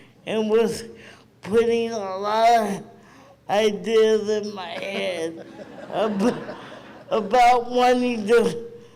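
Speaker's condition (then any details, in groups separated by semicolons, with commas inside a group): Cerebral palsy; present from birth, premature; adult aging with condition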